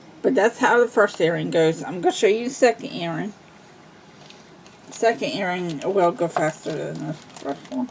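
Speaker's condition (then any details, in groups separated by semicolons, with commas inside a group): Cerebral palsy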